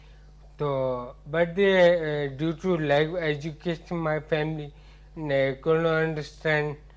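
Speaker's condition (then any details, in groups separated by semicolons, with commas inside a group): Ataxia; speech difficulty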